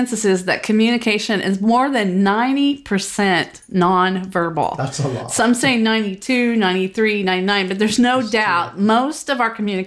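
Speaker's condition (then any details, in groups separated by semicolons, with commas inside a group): No condition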